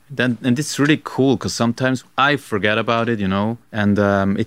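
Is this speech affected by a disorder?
No.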